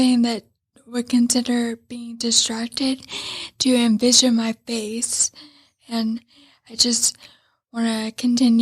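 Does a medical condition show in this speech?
Yes: traumatic brain injury.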